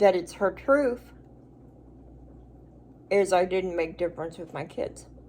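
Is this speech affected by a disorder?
Yes: cerebral palsy; speech noticeably atypical.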